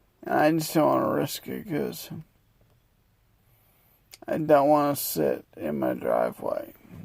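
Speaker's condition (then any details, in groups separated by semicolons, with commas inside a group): Multiple sclerosis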